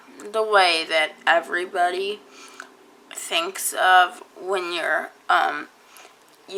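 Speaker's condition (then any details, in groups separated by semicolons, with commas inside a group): Cerebral palsy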